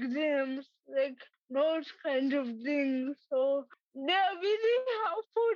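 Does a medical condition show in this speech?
Yes: cerebral palsy; present from birth, affects walking and hand use, scribbled instead of writing, types instead; no longer takes medication, treated at age 8, arms opened up lately, slow typing, extra exam time.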